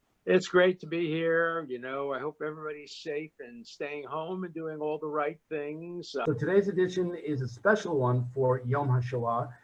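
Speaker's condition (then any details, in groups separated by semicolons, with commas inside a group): No condition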